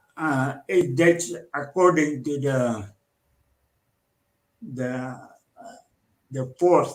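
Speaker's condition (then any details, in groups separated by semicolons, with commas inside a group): Cerebral palsy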